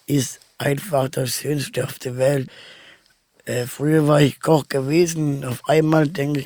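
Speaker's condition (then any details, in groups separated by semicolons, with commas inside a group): Down syndrome; trisomy 21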